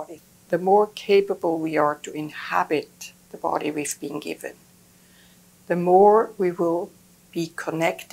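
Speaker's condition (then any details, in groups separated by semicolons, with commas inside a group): No condition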